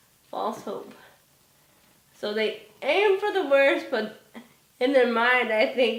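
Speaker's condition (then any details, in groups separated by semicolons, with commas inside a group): Cerebral palsy; increased muscle tone, diagnosed in childhood; about 46 years since diagnosis, Botox for tone, physical therapy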